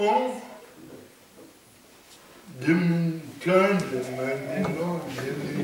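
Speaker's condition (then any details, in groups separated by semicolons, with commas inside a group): Cerebral palsy; lifelong, non-progressive; stable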